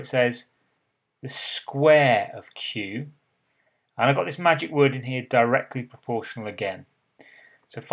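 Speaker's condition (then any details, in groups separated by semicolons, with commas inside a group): No condition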